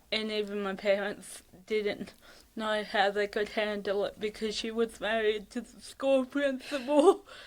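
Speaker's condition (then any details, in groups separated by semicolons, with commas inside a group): Cerebral palsy (athetoid); fatigue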